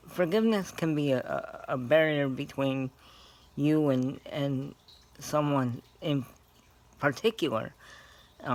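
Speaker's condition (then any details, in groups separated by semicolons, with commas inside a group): Cerebral palsy; scoliosis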